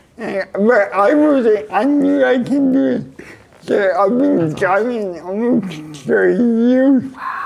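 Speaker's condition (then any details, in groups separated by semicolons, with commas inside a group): Cerebral palsy; neck surgery went badly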